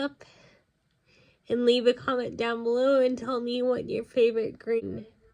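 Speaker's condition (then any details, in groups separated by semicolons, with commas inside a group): Cerebral palsy; congenital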